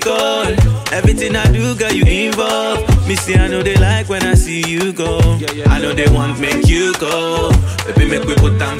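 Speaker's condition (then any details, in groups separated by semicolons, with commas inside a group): No condition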